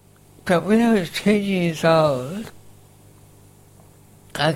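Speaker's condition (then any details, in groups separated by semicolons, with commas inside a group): Facioscapulohumeral muscular dystrophy, facioscapulohumeral (FSHD); respirator pump wheezing audible in recording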